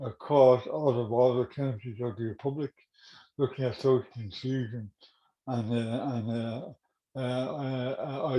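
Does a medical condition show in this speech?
Yes: cerebral palsy.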